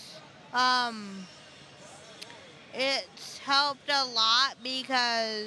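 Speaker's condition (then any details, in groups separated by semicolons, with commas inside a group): Cerebral palsy; unable to walk, back surgery to straighten back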